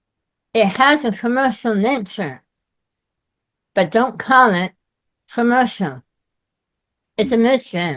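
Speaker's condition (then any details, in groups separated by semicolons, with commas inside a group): Myasthenia gravis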